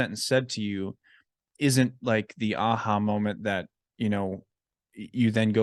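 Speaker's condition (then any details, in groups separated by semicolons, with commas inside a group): No condition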